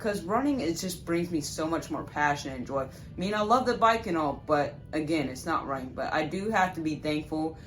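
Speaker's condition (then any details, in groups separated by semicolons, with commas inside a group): No condition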